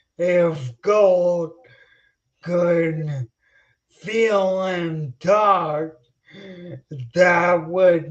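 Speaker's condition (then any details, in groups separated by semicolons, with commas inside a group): Spinocerebellar ataxia; slightly staccato speech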